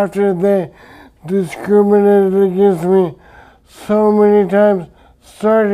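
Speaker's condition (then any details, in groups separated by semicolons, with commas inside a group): Traumatic brain injury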